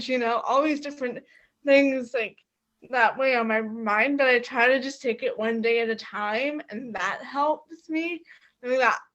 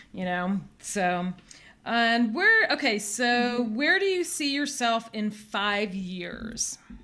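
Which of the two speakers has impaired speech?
The first: cerebral palsy; quadriplegic, birth injury, balance and fine motor issues; trouble articulating words.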